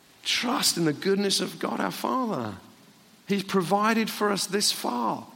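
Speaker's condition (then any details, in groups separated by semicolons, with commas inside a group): No condition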